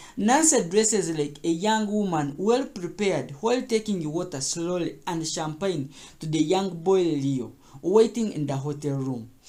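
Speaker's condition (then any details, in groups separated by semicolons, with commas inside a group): No condition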